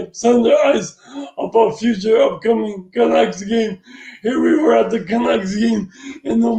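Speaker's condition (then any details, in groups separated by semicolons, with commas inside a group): Traumatic brain injury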